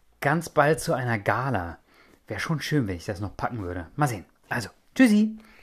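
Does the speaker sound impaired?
No.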